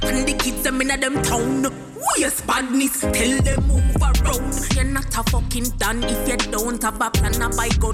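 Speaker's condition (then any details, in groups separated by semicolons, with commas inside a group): No condition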